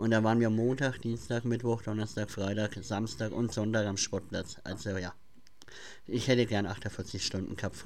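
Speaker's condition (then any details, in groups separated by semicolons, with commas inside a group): Cleft palate; speech impediment, listener messages said cannot be heard, mimicked at school, class laughed at reading aloud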